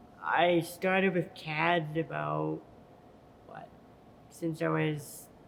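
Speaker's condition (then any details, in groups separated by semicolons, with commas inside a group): Cerebral palsy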